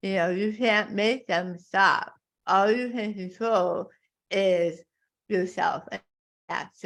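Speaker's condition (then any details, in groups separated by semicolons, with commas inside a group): Tongue cancer; stage four tongue carcinoma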